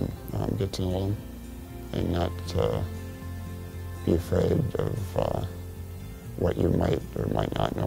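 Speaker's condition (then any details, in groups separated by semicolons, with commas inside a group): Spinal muscular atrophy; affects lungs; cannot speak loudly due to weak lungs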